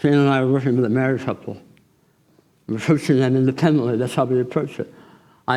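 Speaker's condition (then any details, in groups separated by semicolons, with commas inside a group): Tongue cancer surgery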